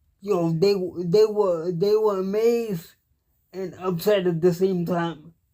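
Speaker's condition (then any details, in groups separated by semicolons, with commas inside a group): Cerebral palsy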